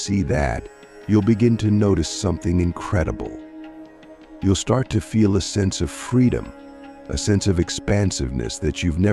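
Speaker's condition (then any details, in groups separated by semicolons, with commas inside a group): No condition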